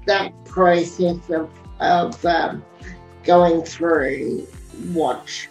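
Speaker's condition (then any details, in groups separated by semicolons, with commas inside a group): Severe cerebral palsy; severe spastic quadriplegia, both arms and legs; severe, diagnosed at 9 months, now 37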